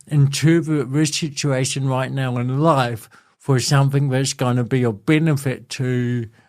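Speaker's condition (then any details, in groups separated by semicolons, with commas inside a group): Cerebral palsy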